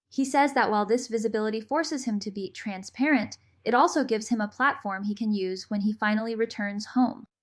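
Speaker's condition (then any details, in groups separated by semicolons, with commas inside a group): No condition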